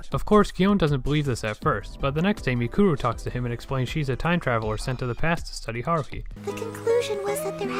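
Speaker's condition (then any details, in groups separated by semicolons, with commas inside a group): No condition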